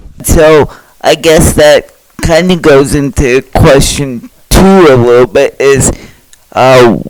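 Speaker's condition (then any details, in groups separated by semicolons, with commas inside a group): Cerebral palsy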